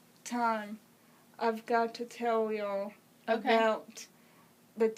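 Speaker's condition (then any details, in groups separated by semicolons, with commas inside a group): Cerebral palsy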